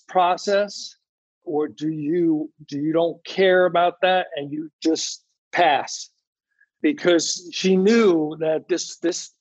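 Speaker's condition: Anomic aphasia after stroke; initially could neither understand nor speak, first year only 1,000-1,500 words, now word-finding problems

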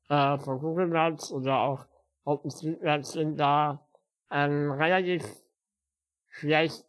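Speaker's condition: Spinal muscular atrophy; uses wheelchair

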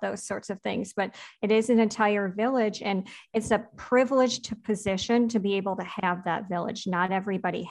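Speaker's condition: Cleft palate; congenital cleft palate, surgeries from early childhood through adolescence, full cleft revisions, ear tubes in and out; speech, breathing and swallowing issues in childhood, speech therapy until about adolescence

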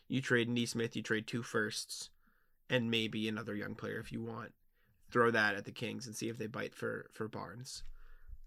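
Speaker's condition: No condition

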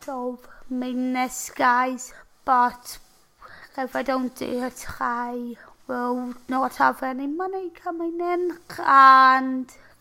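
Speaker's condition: Tracheostomy and ventilator dependent; can move only head

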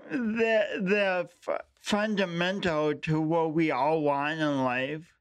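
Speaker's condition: Speech impediment; affects voice

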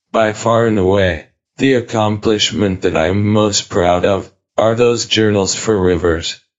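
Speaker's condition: ALS, speech-generating device; lost walking

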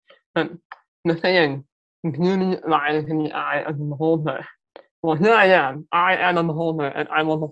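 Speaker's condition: Muscular dystrophy; mild speech impairment

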